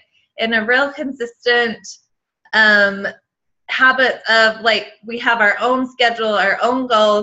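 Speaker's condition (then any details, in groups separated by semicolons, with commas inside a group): No condition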